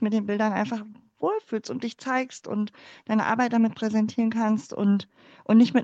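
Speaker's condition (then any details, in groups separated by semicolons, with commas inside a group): Cleft palate; congenital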